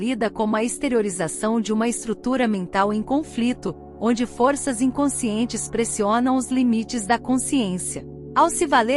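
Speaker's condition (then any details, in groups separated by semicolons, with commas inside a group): No condition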